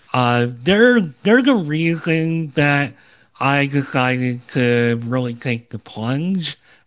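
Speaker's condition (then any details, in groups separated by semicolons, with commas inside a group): Cleft lip and palate, Opitz G/BBB syndrome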